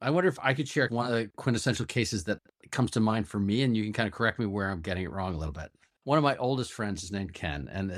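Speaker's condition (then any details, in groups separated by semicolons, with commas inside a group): No condition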